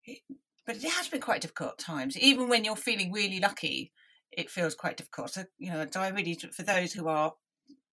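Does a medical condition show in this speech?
Yes: deafness; listening took effort.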